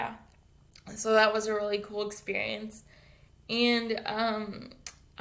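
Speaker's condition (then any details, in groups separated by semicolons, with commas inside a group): Cerebral palsy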